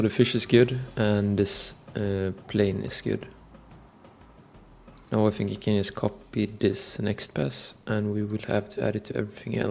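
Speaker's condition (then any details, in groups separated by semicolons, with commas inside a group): No condition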